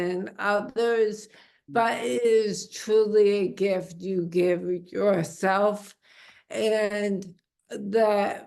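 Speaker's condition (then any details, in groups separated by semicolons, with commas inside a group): Amyotrophic lateral sclerosis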